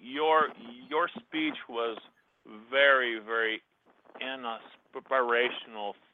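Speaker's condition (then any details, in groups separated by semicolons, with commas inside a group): Stutter; cerebral palsy; cerebral palsy from birth, very limited use of right side; words flow once involved in topic, host says sounds great; repeated sounds, repeated words, prolonged sounds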